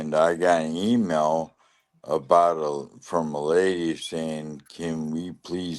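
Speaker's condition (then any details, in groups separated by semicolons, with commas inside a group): Lou Gehrig's disease (ALS)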